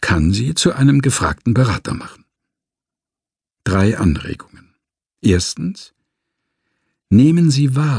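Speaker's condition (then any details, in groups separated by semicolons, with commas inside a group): No condition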